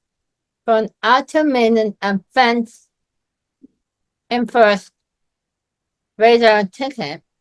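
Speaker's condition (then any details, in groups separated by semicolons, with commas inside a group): Myasthenia gravis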